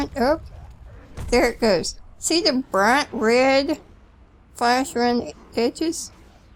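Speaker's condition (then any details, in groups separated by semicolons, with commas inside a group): Spinal muscular atrophy; type 2, since childhood; can't breathe well lying prone, breathing exercises, gets winded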